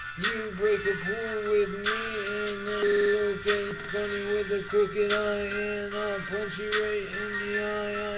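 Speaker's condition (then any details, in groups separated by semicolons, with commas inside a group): Brain injury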